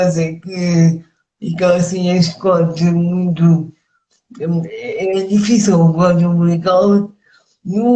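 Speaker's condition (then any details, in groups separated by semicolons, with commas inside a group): Cerebral palsy; mainly motor disability; age 51; speech affected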